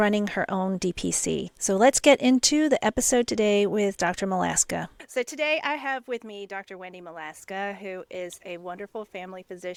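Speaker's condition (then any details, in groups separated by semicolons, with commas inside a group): No condition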